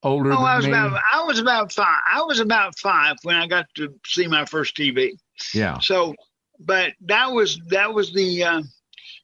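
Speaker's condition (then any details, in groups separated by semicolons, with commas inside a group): Cerebral palsy; talks clearly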